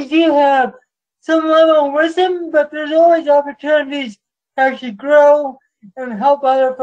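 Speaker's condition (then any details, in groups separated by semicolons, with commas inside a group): Cerebral palsy; from birth, affects movement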